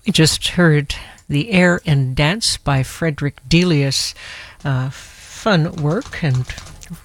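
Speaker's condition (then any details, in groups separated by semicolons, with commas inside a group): No condition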